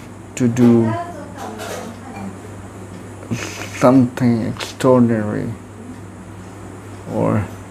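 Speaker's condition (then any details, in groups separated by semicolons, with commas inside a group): Cerebral palsy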